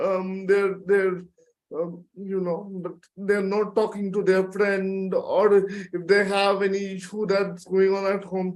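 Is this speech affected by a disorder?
Yes: cerebral palsy.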